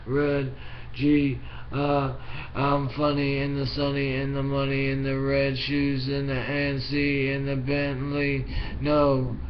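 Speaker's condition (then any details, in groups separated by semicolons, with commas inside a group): Brain injury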